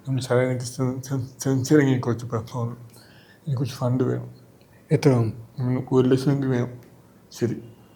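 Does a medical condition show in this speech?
Yes: cerebral palsy; from birth.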